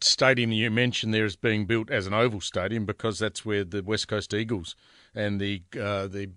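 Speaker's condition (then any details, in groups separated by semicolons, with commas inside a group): No condition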